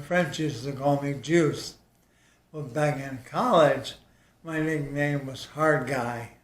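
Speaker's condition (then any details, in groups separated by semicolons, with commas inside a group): ALS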